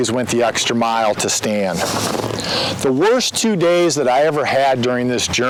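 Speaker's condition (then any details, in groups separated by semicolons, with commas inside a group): No condition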